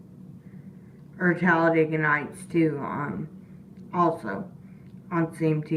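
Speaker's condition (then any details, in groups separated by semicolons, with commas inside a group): Disability causing slurred speech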